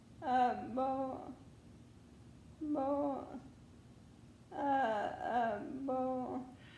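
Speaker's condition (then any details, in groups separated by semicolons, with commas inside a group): Leukodystrophy; treated in infancy halting progression, heel cord, adductor, hip surgeries; no surgery almost ten years, regular botox injections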